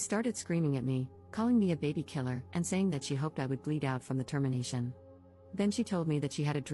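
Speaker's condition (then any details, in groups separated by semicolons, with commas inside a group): No condition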